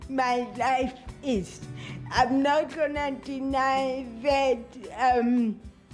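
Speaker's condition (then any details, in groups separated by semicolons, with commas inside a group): Cerebral palsy; moderate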